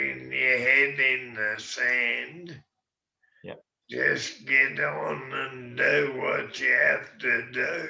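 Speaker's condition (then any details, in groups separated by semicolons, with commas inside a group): MND; slower progressing form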